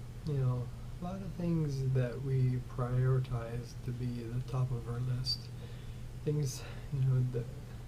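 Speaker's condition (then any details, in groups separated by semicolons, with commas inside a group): ALS; arms, neck and throat affected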